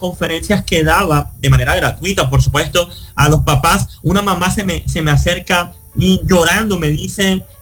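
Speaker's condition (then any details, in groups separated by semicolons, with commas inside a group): Cleft lip and palate; congenital cleft lip and complete cleft palate, no palatal bone, nasal passages joined, seven surgeries; born with no chance of speaking, now speaks, speaks a lot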